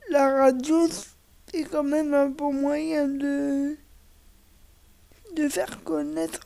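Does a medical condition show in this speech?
Yes: cerebral palsy; cerebral palsy from lack of oxygen at birth, all motor function damaged, cognition intact, wheelchair user; speech and expression disability, articulation on radio needs considerable effort and concentration, slight stumbling on early questions.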